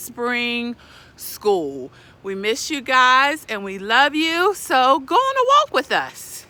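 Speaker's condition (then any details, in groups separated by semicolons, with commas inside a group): No condition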